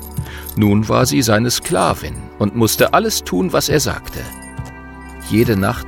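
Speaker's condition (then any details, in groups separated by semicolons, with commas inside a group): No condition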